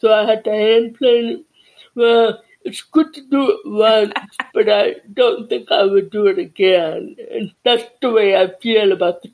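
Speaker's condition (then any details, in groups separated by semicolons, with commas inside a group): Deafness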